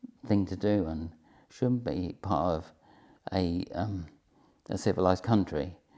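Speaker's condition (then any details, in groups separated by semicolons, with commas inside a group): Motor neurone disease; uses wheelchair, extensive paralysis; bad breathing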